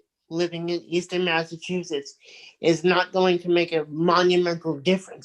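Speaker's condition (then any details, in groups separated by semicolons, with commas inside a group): Cerebral palsy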